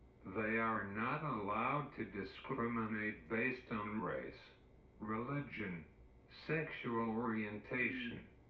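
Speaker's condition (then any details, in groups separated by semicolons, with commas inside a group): Cerebral palsy; uses wheelchair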